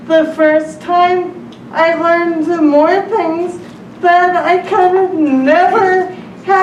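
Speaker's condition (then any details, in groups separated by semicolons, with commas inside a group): Traumatic brain injury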